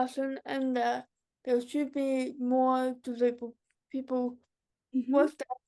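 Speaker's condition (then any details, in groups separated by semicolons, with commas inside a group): Cerebral palsy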